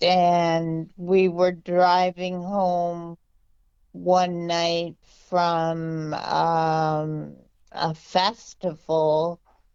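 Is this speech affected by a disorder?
Yes: multiple sclerosis; diagnosed at age 17.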